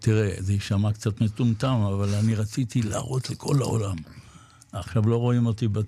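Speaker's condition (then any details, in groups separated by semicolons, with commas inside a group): Parkinson's disease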